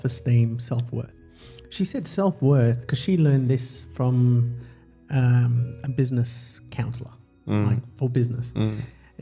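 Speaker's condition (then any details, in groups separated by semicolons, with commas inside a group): No condition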